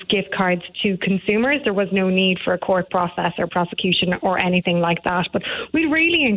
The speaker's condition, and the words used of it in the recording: None; typical speech.